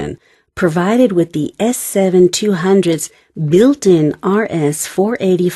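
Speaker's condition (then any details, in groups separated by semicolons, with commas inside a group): No condition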